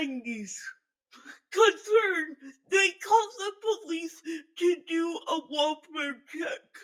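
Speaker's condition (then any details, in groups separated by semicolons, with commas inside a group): Physical speech impairment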